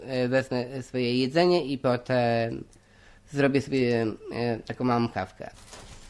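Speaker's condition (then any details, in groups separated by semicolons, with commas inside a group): Down syndrome; turning 28 this year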